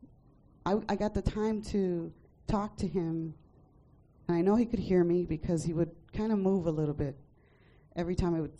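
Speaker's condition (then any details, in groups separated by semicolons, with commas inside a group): No condition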